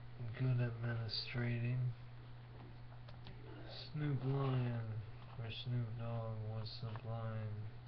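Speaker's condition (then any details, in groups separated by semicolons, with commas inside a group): Brain injury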